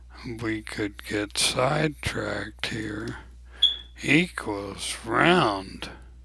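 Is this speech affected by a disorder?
Yes: ALS; abnormally slow voice.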